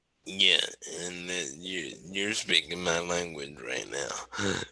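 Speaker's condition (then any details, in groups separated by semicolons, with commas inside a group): Cerebral palsy; wheelchair user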